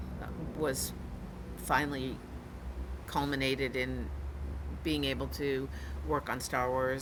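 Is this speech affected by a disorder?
No.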